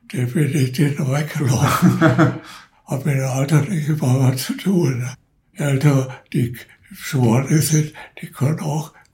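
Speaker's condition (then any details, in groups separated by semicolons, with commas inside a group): Parkinson's disease; finger cramping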